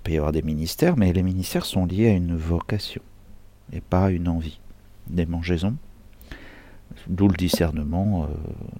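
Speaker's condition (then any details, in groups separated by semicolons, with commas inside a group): No condition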